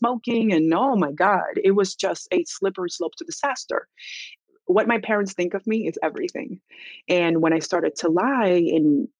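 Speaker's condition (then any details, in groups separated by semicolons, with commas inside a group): No condition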